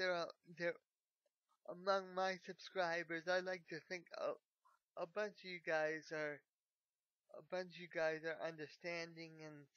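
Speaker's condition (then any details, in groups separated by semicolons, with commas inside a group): Cerebral palsy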